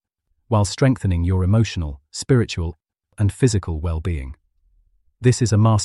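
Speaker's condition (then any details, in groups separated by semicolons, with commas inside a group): No condition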